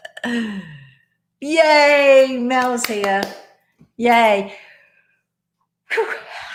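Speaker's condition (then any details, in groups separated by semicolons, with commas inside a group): No condition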